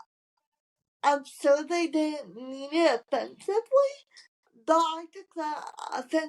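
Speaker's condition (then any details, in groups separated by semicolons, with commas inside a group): Cerebral palsy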